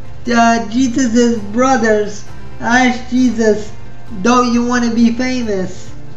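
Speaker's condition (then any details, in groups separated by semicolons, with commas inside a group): Spastic cerebral palsy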